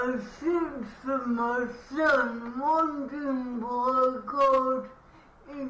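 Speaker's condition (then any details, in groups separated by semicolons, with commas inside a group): Cerebral palsy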